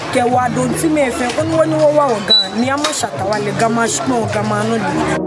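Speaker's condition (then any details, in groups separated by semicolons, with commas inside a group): No condition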